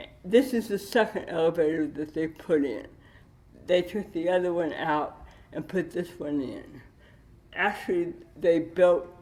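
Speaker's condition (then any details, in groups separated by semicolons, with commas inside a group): Cerebral palsy with dystonia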